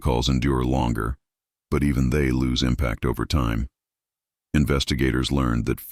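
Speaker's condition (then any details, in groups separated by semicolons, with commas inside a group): No condition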